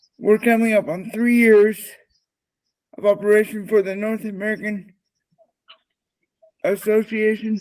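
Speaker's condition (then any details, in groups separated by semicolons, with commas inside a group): Cerebral palsy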